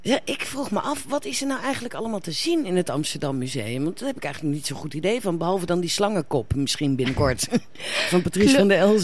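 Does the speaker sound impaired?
No.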